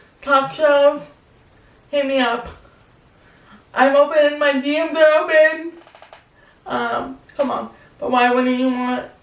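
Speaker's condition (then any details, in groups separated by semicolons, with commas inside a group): Spastic quadriplegic cerebral palsy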